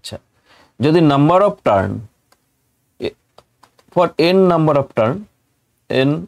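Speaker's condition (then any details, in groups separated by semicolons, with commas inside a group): No condition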